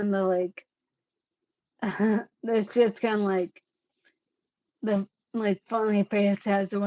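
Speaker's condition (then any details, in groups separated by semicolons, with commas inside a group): Cerebellar ataxia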